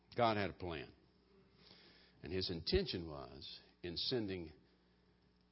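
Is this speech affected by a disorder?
No.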